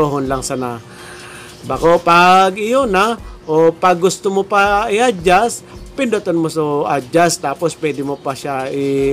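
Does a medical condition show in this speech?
No.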